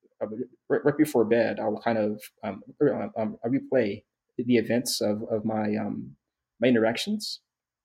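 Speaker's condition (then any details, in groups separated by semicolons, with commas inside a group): Stuttering; onset at age 10, worse when trying to impress or rushing, absent when singing or self-talk; stuttered during recording, reset by stopping, backing up, slowing rate; stutters when speaking too fast, muddy jumble, pauses, backs up, slows rate; repeated words, blocks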